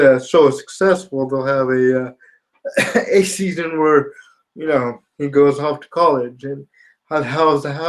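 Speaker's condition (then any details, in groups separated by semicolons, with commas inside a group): Spastic quadriplegia cerebral palsy; some ataxia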